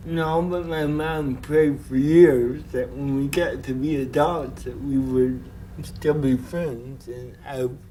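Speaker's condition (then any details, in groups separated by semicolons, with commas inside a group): Cerebral palsy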